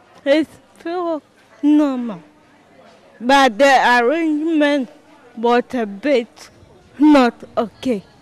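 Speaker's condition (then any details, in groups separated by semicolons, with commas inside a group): Cerebral palsy; involuntary body movements; diagnosed at six months, types slowly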